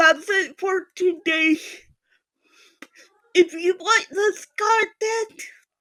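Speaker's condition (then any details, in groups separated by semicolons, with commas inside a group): Physical speech impairment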